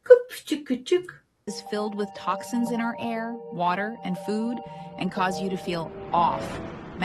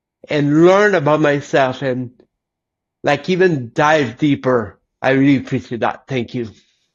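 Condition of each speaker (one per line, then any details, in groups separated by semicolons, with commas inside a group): No condition
Cerebral palsy; lifelong; age 45, childhood physiotherapy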